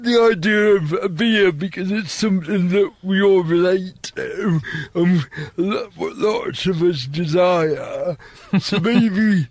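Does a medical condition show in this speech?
Yes: cerebral palsy; finds some words hard to say, difficulty with ch sound.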